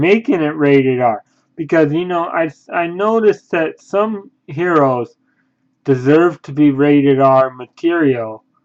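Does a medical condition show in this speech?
Yes: cerebral palsy.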